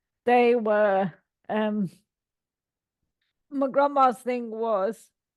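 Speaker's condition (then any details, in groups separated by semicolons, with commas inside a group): Cerebral palsy; all four limbs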